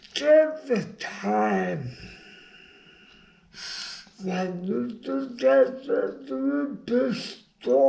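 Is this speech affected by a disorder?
Yes: brain injury.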